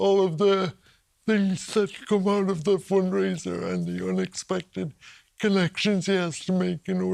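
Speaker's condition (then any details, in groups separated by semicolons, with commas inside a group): Cerebral palsy; quadriplegic cerebral palsy; lifelong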